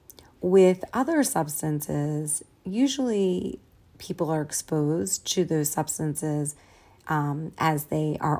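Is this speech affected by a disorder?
No.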